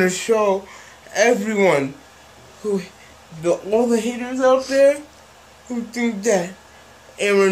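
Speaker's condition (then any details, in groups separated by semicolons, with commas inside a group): Cerebral palsy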